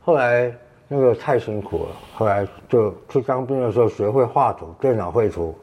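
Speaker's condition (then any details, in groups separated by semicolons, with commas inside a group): Tongue cancer surgery, partial glossectomy with tongue flap; tongue cancer at 50, stage 2, oral chemotherapy, recurrence, two thirds right tongue removed; treatment completed, radiotherapy caused jaw clenching, narrowing mouth opening, muscle atrophy, self-stretching with object; eating and speaking affected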